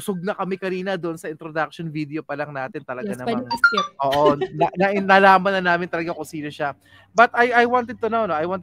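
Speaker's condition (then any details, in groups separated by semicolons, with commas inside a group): No condition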